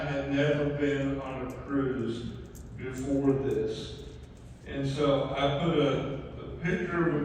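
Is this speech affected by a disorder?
Yes: ALS; mainly right side and both legs.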